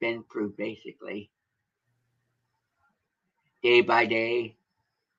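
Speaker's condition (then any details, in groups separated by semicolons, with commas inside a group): Cerebral palsy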